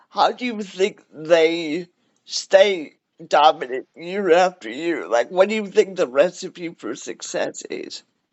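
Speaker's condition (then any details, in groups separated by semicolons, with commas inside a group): Cerebral palsy; cerebral palsy, wheelchair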